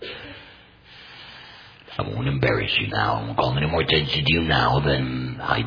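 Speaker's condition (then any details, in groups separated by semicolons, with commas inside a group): Total laryngectomy, complete laryngectomy, voice prosthesis; speaks through voice prosthesis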